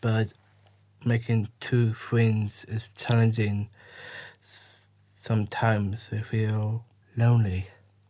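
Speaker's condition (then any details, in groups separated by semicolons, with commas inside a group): Down syndrome; helped when listeners wait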